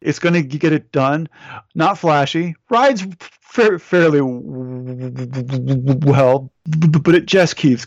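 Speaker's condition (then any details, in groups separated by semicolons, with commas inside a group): Stuttering; lifelong stutter, never goes away, Toastmasters member for a while practicing public speaking; ongoing stutter, constant struggle, asks others not to finish words; sometimes quieted through focus, phone calls a struggle; repeated sounds, prolonged sounds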